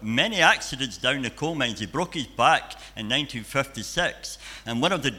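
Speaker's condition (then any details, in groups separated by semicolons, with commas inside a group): Cleft palate and cleft lip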